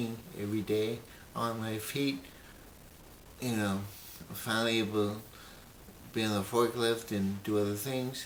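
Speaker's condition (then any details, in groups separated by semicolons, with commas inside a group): Brain injury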